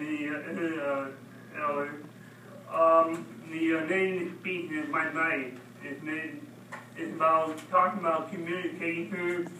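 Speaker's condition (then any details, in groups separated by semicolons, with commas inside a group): Mild cerebral palsy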